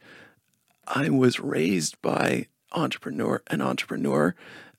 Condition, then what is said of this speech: Spasmodic dysphonia. And if I speak in a higher tone, it's more pinched, but at least I know that I'll get the words out.